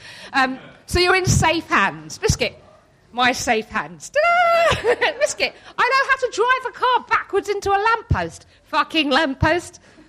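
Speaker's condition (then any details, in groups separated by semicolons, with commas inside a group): Tourette's syndrome; neurological, involuntary movements, noises, several daily seizure-like episodes losing body, speech control, support worker; frequent vocal tics throughout talk; vocal tics interrupting speech, sausage, hedgehog, involuntary swearing and obscene phrases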